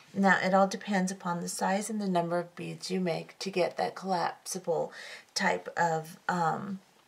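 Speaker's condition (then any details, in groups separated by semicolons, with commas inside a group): No condition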